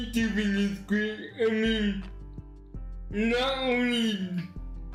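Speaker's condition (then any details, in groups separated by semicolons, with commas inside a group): Cerebral palsy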